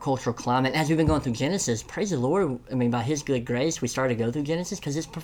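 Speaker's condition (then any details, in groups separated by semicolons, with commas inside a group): Cleft lip and palate; congenital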